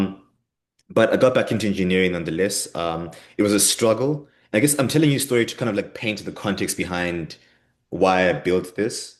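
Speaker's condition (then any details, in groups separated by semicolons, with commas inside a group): No condition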